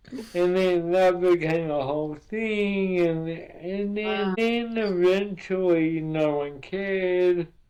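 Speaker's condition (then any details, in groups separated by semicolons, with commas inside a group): Cerebral palsy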